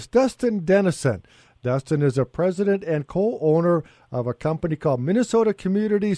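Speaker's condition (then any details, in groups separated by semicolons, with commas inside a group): No condition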